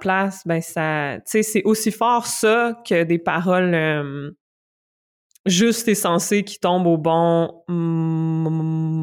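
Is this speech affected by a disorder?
Yes: stuttering; adult who stutters, has consulted for stuttering, also consulted psychologists; stuttering moment during greeting, held back and stopped, could not reproduce it after; here prolonged sounds.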